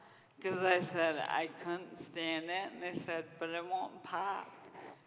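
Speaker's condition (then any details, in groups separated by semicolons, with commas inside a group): Friedreich's ataxia; progressive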